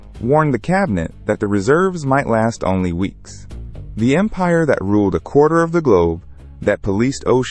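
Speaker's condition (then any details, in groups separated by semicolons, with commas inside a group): No condition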